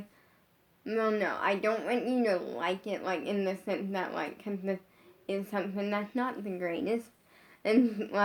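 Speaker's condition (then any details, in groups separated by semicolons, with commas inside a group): Brain injury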